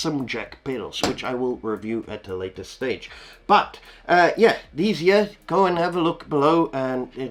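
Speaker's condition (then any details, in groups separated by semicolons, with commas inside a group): No condition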